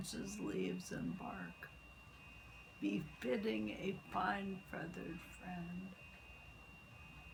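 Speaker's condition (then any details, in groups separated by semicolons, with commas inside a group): Multiple sclerosis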